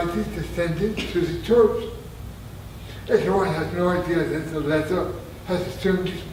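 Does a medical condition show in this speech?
Yes: traumatic brain injury; near-fatal injury.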